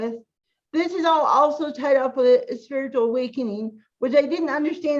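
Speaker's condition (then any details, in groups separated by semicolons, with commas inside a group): Cerebral palsy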